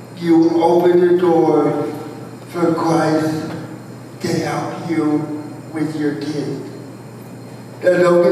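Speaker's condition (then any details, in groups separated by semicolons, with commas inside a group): Cerebral palsy, spastic quadriplegia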